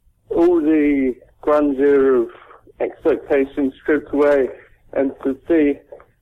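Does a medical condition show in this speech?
Yes: cerebral palsy; present from birth.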